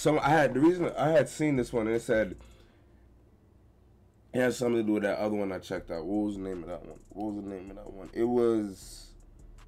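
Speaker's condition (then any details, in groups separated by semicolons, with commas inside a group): No condition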